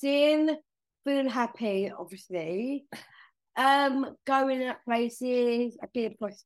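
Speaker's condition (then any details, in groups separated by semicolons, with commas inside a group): Down syndrome; present from birth, major heart surgery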